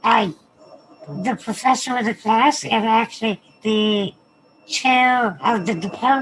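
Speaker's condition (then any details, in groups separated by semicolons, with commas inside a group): Spinal muscular atrophy; wheelchair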